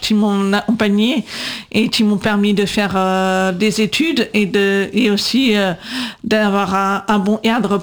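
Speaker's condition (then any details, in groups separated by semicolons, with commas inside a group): Deaf from birth; congenital deafness; follows show via live transcription by Céline Ripoll, needs subtitles and transcripts for videos, podcasts; atypical voice, speech recognition struggles to understand, 20 years speech therapy, lpc coder in class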